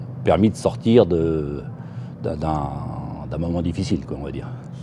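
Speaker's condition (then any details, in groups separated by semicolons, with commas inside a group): No condition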